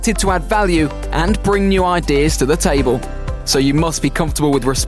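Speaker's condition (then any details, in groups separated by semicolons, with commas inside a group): No condition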